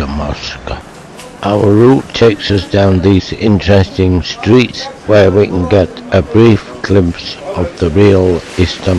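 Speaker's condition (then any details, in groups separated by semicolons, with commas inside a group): Motor neuron disease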